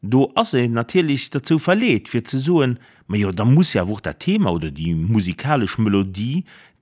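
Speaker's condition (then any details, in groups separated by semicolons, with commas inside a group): No condition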